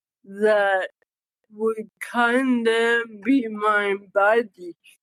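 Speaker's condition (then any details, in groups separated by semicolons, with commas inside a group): Cerebral palsy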